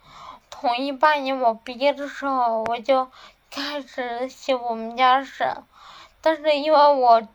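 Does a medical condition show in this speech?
Yes: cerebellar atrophy, hereditary; familial, mother, uncle and aunt died of it, untreatable, slurred speech first, then weak hands, no medication, about ten years given; muffled articulation, tongue not nimble, listeners struggle to understand.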